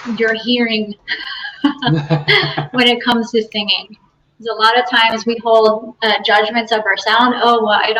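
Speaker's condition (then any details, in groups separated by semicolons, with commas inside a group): No condition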